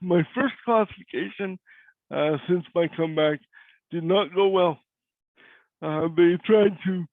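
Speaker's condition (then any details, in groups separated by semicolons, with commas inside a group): Cerebral palsy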